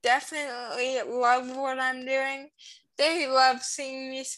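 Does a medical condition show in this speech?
Yes: cerebral palsy; congenital spastic cerebral palsy, slowed brain-to-muscle signalling, uses walker and AFOs (ankle-foot orthoses) for walking.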